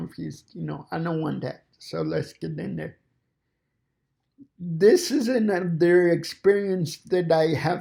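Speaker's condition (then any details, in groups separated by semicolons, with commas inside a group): Cerebral palsy; fine motor impairment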